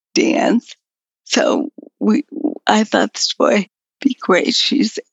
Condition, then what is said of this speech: Multiple sclerosis. My voice goes up and down, in and out, depending on the strength of my pulmonary muscles.